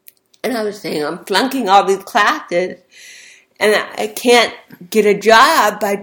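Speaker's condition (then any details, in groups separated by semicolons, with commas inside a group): Cerebral palsy; speech therapy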